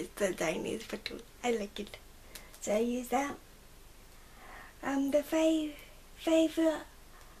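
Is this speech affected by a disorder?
Yes: cerebral palsy.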